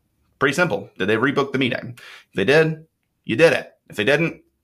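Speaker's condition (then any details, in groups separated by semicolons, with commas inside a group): No condition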